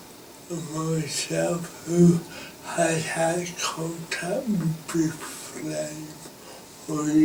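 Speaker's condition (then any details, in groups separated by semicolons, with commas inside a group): Cerebral palsy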